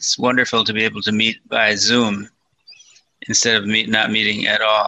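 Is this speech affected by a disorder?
Yes: Parkinson's disease, mild.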